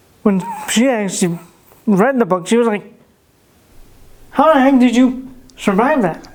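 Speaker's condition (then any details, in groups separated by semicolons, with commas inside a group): Cerebral palsy; no speech therapy, some words hard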